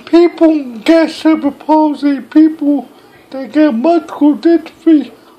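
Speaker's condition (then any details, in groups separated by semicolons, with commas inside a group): Cerebral palsy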